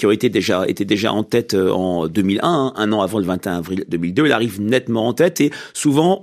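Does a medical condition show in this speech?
No.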